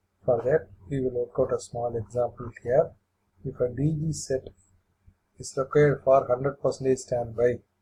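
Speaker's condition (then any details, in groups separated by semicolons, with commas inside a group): No condition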